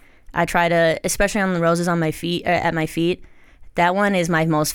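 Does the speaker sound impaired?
No.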